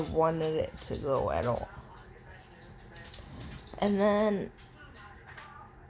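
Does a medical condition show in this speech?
Yes: cerebral palsy.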